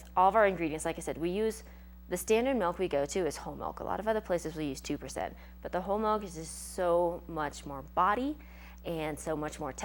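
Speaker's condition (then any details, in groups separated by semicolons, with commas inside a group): No condition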